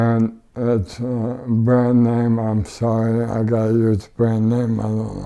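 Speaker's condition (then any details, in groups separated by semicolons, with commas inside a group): ALS; tracheotomy, wheelchair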